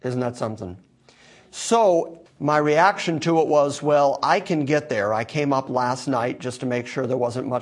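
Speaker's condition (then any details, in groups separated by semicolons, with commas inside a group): No condition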